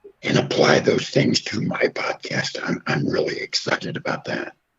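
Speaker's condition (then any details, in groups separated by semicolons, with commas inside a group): Throat cancer, half voicebox, partial laryngectomy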